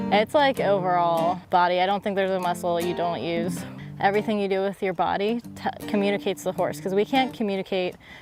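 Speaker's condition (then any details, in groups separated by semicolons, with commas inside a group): No condition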